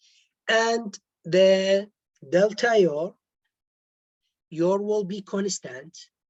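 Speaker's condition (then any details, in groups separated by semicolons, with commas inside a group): No condition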